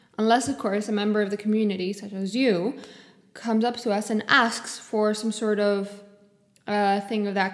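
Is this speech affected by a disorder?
No.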